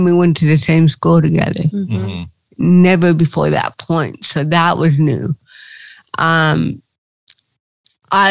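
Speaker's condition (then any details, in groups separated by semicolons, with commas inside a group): Cerebral palsy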